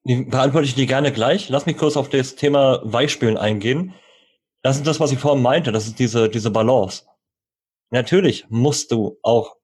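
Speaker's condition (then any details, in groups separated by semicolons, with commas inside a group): Cleft lip and palate, cleft lip, jaw and palate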